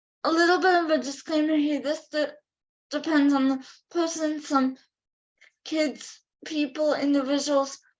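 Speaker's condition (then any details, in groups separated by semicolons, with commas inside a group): Cerebral palsy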